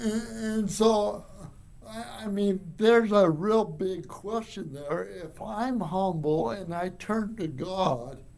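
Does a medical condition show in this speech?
Yes: cerebral palsy; from birth.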